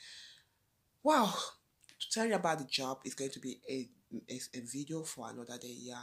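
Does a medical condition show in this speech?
No.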